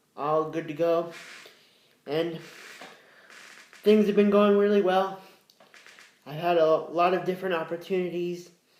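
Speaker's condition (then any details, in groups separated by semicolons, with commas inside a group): Cerebral palsy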